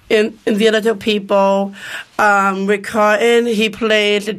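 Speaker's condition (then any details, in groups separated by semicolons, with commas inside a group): Down syndrome; born in Rochester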